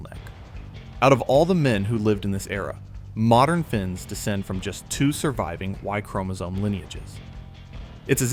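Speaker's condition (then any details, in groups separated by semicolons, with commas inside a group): No condition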